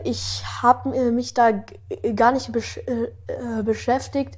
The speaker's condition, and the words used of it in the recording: Stuttering. Und viele fragen mich auch, wieso ich in dem Lied nicht stottere, weil ich stottere ja, wie man das vielleicht schon sehr häufig hört.